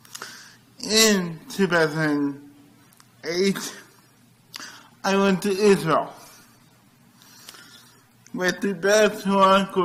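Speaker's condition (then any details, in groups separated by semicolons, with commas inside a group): Cerebral palsy; from birth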